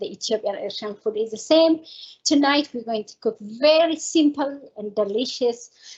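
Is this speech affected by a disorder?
No.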